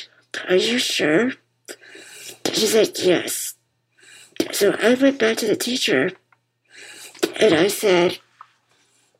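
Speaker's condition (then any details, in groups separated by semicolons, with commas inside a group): Muscular dystrophy; BiPAP machine audible while talking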